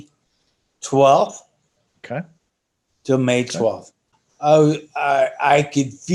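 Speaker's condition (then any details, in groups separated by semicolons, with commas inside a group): ALS; spasticity as early symptom; breathing affected after injection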